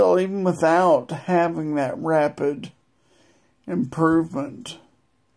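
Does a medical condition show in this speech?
Yes: multiple sclerosis; no control over legs.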